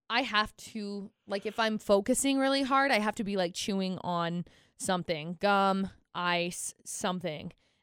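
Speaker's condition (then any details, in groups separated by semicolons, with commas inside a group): No condition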